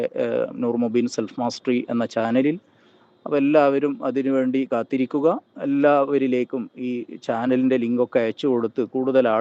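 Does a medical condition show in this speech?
No.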